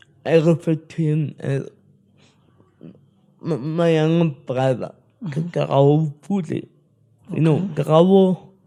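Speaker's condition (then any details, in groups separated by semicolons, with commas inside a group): Spastic cerebral palsy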